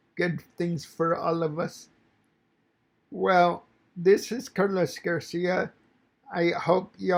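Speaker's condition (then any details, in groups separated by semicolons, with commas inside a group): Cerebral palsy; fine motor impairment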